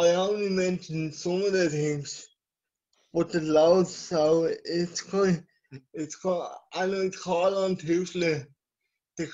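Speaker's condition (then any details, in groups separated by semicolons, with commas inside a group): Cerebral palsy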